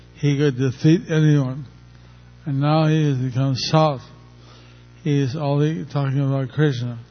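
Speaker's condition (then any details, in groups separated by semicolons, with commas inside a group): Stroke; a little over a year since stroke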